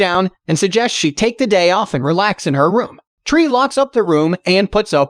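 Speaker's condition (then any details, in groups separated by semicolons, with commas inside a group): No condition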